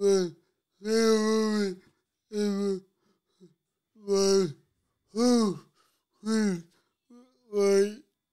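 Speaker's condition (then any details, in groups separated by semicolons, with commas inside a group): Cerebral palsy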